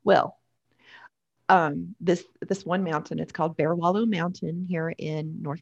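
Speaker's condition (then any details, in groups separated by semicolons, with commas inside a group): No condition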